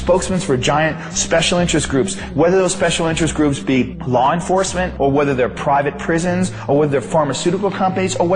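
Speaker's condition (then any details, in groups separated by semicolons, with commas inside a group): No condition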